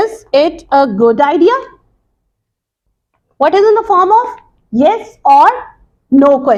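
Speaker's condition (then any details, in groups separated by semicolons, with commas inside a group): No condition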